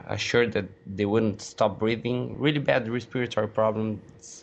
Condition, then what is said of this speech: None; typical speech.